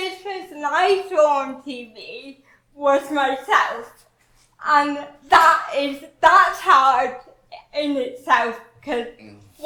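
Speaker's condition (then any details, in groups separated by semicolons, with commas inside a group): Cerebral palsy; talks differently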